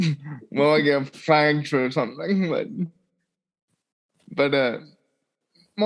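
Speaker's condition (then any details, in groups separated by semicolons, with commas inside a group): Cerebral palsy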